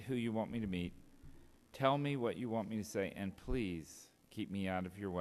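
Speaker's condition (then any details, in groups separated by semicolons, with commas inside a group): No condition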